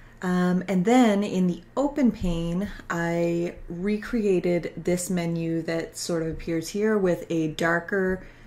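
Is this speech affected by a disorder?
No.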